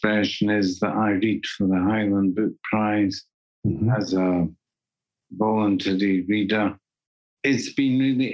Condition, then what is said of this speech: Parkinson's disease. It's regulated, but my balance is iffy. My voice is going.